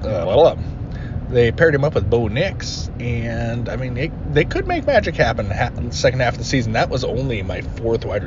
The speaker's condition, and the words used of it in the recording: None; typical speech.